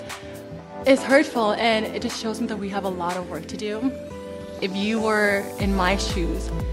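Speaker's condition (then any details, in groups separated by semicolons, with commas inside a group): No condition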